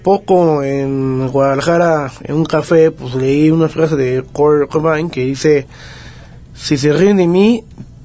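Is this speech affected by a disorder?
Yes: Down syndrome; congenital, trisomy 21, age 24.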